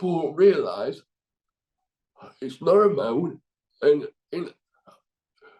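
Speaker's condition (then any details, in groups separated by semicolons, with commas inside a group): Cerebral palsy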